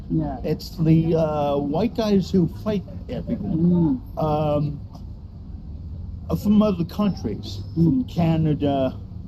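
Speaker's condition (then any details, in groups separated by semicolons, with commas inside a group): Cerebral palsy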